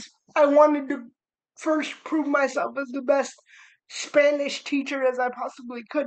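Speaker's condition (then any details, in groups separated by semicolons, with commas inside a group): Cerebral palsy; spastic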